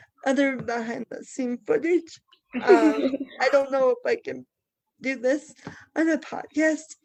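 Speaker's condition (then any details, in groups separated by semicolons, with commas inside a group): Cerebral palsy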